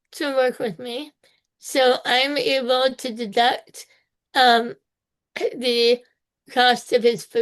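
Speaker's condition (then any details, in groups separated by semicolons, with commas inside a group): Spinal muscular atrophy type two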